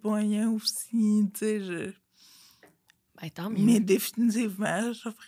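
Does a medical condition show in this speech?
Yes: Friedreich's ataxia.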